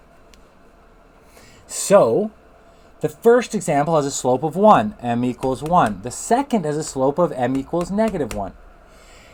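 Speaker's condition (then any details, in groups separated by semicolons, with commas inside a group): No condition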